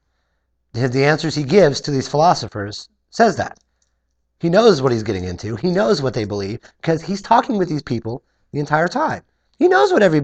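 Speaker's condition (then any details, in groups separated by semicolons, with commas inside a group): No condition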